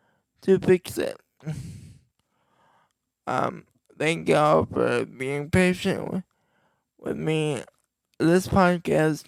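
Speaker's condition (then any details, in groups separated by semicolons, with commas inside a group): Cerebral palsy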